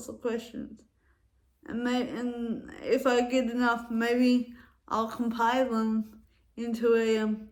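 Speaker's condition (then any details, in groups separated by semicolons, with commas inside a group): Cerebral palsy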